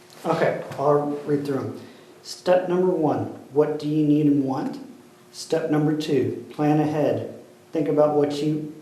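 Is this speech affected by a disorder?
No.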